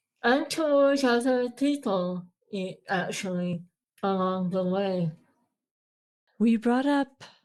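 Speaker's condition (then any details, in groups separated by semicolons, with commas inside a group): Moebius syndrome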